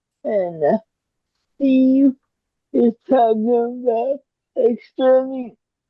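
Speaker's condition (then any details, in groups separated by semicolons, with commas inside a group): Cerebral palsy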